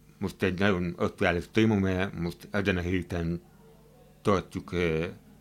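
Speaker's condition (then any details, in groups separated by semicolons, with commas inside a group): Hearing impairment; wears hearing aids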